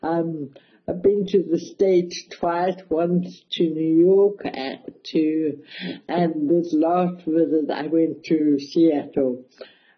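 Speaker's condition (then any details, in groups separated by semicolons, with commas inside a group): Cerebral palsy, mild; speech affected a bit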